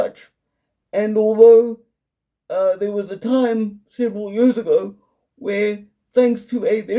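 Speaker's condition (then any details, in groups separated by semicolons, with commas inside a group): Quadriplegic cerebral palsy, severe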